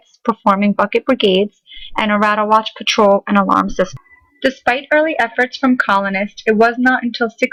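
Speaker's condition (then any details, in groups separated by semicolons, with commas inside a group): No condition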